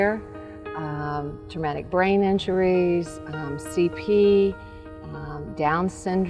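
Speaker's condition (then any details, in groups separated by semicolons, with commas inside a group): No condition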